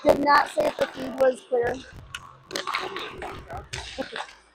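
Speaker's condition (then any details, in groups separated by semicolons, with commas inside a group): No condition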